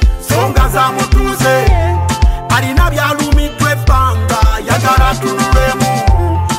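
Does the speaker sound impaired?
No.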